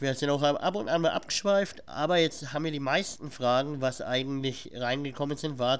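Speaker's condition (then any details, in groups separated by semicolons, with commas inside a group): Cleft palate; has a cold at recording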